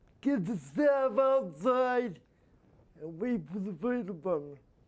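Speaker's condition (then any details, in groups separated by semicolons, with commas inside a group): Spastic quadriplegia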